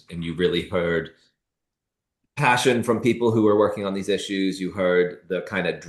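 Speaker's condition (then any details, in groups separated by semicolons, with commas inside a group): No condition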